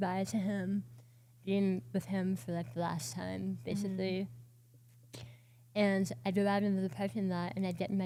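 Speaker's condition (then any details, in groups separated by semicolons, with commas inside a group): Oral cancer, partial glossectomy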